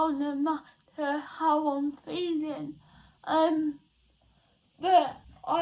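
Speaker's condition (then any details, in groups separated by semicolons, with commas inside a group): Cerebral palsy; not quadriplegic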